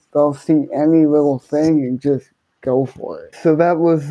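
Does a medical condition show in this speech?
Yes: cerebral palsy, hemiplegia.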